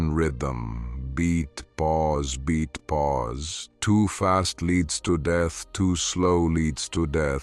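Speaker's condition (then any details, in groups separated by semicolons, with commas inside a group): No condition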